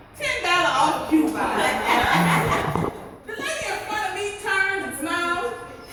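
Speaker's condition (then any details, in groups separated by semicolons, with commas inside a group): No condition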